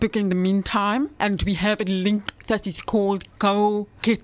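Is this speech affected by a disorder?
Yes: deafness with cochlear implant; hearing aids gave very little hearing, now cochlear implant; uses cochlear implant, hears much more, hears sounds never heard before.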